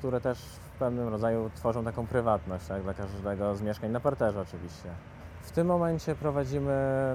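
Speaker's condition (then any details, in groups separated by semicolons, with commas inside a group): No condition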